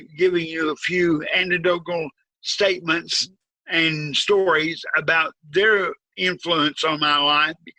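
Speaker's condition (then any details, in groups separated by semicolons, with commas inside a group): Cerebral palsy, severe; quadriplegic, lifelong wheelchair user, limited limb use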